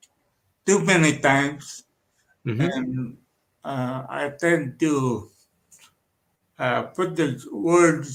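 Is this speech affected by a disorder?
Yes: cerebral palsy.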